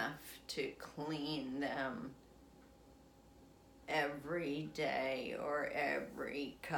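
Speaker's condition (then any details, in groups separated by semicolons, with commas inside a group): Essential tremor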